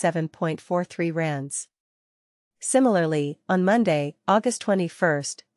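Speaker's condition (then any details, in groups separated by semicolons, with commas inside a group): No condition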